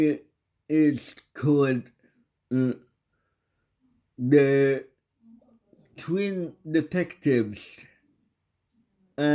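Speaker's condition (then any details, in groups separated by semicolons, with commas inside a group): Cerebral palsy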